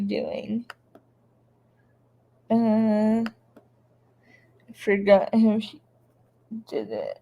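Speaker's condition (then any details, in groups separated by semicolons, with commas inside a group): Cerebral palsy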